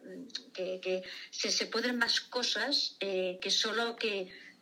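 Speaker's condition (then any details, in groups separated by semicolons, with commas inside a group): Aphasia after stroke; aphasia caused by stroke, husband Carlos recognised it and called emergency, rapid treatment, hands unaffected, cannot write; difficulty finding names of things, expression sometimes hard, cannot speak as wished, worse at night when tired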